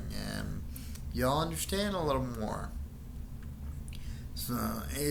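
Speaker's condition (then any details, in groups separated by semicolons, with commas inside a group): Friedreich's ataxia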